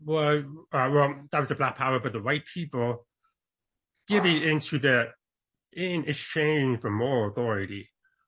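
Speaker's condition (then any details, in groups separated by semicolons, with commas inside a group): Born deaf; congenital deafness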